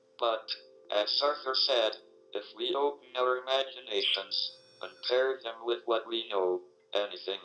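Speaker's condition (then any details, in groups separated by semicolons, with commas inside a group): ALS, speech-generating device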